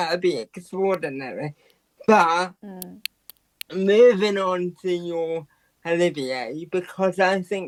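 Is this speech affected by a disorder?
Yes: quadriplegic cerebral palsy.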